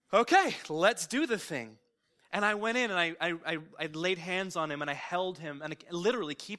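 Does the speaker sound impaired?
No.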